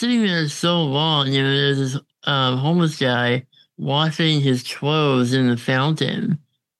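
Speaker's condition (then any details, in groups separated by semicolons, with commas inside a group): Congenital muscular dystrophy; diagnosed at 6 months, chronically physically disabled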